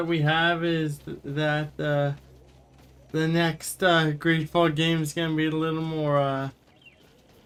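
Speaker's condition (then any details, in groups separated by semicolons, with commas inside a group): Cerebral palsy; wheelchair user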